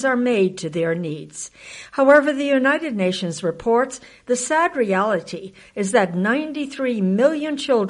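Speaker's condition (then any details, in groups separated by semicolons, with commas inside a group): No condition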